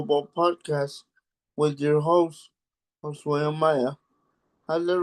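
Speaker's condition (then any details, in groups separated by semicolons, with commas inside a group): Cerebral palsy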